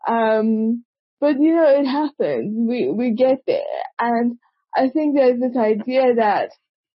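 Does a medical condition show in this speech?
Yes: cerebral palsy; present from birth.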